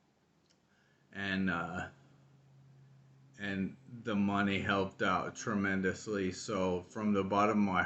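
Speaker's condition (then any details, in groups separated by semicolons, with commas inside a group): ALS; about 19 months since diagnosis, needs bathroom help; very slow voice, slowing a lot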